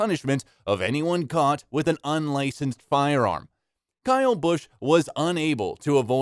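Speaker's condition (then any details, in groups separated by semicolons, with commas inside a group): No condition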